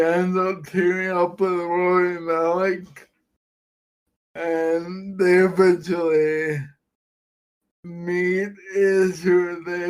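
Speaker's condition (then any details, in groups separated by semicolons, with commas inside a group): Friedreich's ataxia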